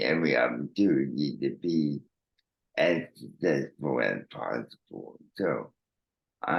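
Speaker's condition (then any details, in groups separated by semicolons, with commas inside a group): Cerebral palsy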